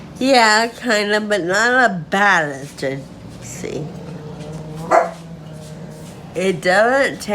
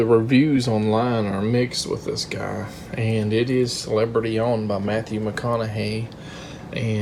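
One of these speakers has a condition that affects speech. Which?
The first: Friedreich ataxia, severe; some control of all limbs, lacks fine motor control; breathing trouble from small lung capacity.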